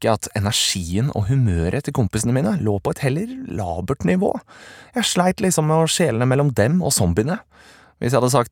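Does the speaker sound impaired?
No.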